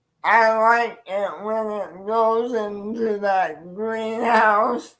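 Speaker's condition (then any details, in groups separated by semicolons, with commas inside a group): Cerebral palsy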